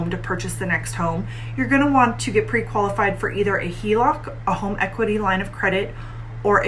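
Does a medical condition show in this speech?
No.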